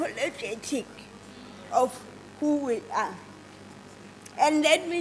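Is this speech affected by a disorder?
Yes: cerebral palsy.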